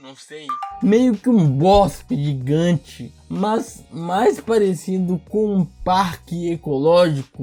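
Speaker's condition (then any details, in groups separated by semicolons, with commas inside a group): Cerebral palsy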